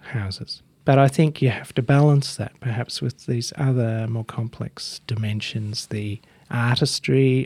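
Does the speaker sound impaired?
No.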